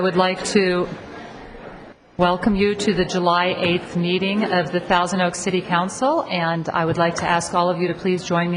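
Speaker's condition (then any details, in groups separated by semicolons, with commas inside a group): No condition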